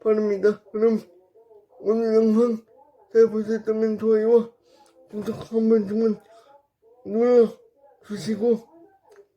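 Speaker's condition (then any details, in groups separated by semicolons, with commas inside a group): Brain lesion disability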